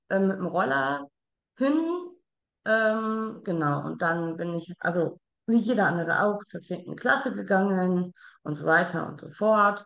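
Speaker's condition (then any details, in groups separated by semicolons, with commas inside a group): Down syndrome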